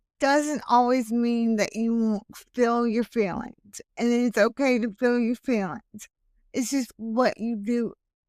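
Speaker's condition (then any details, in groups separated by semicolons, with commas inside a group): Hemiplegic cerebral palsy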